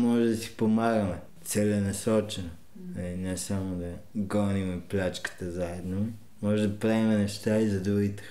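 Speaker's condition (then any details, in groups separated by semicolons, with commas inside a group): Cerebral palsy; oxygen loss at birth, stroke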